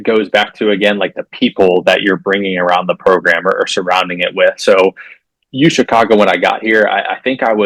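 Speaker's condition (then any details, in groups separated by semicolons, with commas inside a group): No condition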